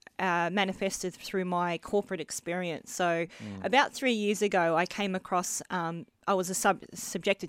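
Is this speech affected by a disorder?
Yes: bilateral cleft lip and palate; congenital bilateral.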